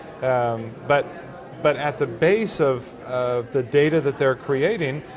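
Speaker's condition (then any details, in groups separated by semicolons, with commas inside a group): No condition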